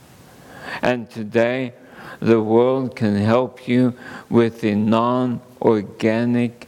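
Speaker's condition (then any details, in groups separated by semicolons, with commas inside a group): ALS; seeing doctors for multiple organic issues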